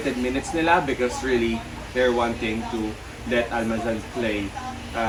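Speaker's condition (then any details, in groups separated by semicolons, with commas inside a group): No condition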